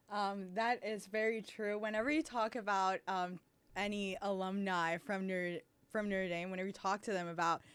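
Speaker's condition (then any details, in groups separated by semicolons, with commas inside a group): No condition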